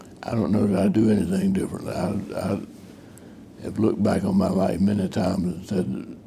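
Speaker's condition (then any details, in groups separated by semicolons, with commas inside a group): Parkinson's disease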